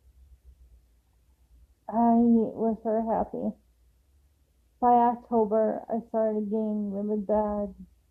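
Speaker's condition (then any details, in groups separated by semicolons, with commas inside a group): Cerebral palsy; affects walking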